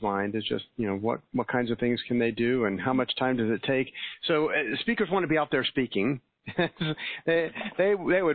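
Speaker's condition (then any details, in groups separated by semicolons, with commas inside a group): No condition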